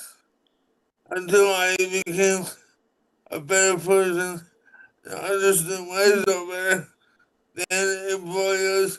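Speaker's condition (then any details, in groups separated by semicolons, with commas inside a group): Cerebral palsy; wheelchair user; audible speech impairment, variable days, sometimes not understood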